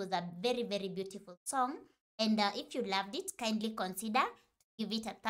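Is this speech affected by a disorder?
No.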